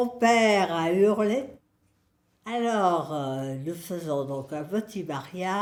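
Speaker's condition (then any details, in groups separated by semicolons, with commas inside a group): Parkinson's disease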